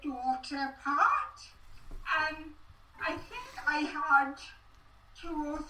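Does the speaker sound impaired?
Yes: cerebral palsy.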